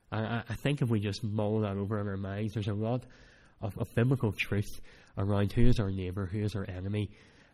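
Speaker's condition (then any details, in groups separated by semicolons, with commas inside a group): Cleft palate; speech not that clear at times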